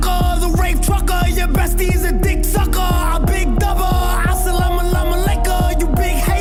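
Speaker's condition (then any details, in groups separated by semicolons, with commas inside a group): No condition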